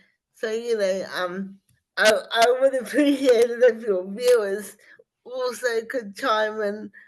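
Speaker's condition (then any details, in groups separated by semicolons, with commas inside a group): Spastic cerebral palsy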